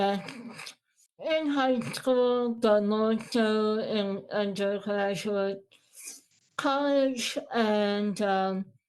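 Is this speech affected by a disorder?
Yes: Moebius syndrome.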